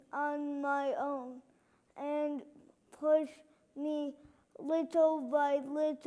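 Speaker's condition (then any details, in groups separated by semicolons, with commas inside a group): Cerebral palsy; left hand and left side affected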